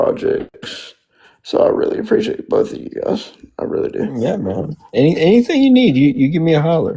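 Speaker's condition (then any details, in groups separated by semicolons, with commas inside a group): Spastic quadriplegic cerebral palsy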